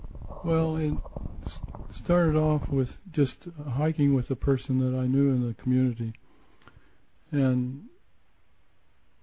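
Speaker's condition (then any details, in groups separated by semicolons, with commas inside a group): Parkinson's; low dose Mirapex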